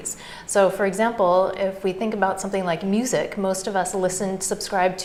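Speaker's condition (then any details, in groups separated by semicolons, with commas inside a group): No condition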